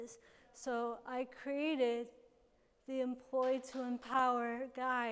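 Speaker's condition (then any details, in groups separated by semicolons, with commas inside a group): Cerebral palsy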